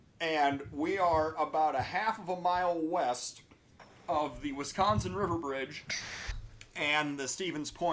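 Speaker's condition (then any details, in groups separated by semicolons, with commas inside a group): No condition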